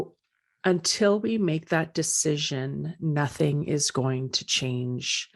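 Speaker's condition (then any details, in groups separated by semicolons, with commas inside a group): No condition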